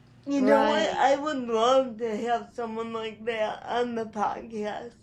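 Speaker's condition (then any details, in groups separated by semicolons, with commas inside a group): Cerebral palsy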